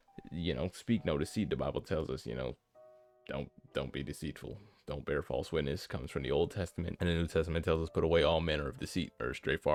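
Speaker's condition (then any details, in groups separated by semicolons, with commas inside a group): No condition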